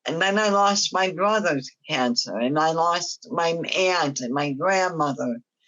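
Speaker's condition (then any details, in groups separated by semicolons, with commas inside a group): Myasthenia gravis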